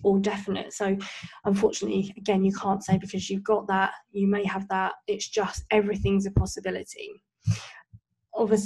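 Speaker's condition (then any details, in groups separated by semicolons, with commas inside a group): Cleft lip and palate; congenital cleft, born with cleft; only three speech and language therapy sessions before discharge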